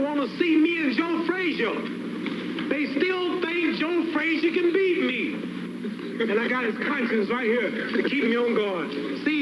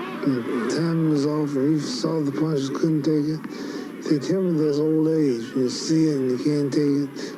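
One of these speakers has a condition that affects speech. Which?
The second: Parkinson's syndrome; no weakness, no tremor, mild; sometimes slurred speech.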